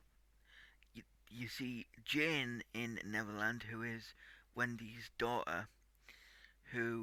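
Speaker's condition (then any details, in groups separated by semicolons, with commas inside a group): Cerebral palsy; tight muscles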